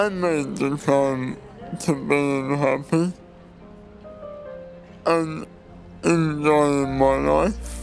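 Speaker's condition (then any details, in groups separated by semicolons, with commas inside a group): Cerebral palsy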